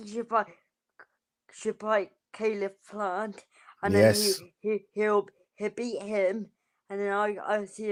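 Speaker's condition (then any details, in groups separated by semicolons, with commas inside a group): Cerebral palsy; frequent hospital stays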